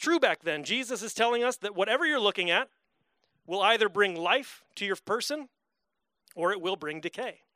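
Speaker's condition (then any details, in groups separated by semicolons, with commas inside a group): No condition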